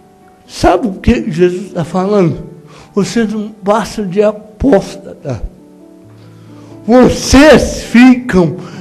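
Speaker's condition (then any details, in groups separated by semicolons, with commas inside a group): Cerebral palsy; no speech as child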